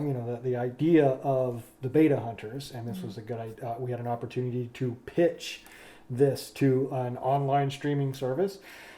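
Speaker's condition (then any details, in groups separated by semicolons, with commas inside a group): No condition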